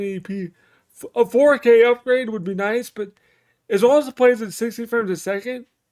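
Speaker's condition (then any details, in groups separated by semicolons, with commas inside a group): Cerebral palsy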